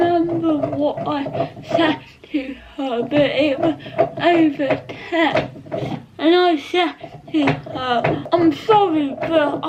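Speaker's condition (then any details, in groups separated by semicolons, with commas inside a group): Cerebral palsy; not quadriplegic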